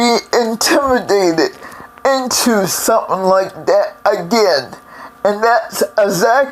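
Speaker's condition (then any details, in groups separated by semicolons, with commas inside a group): Cerebral palsy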